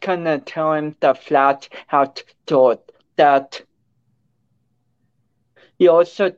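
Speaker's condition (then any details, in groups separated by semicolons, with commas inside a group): Cerebral palsy; affects speech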